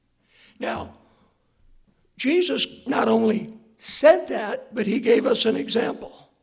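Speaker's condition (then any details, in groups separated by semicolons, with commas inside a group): Hoarseness after vocal cord surgery; surgeon says vocal cords look much better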